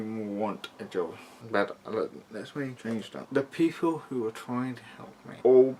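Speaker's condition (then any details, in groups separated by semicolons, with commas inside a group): Cerebral palsy; mild, affects muscles and speech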